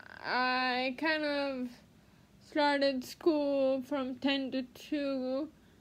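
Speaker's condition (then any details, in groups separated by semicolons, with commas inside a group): Cerebral palsy; spasticity, baclofen pump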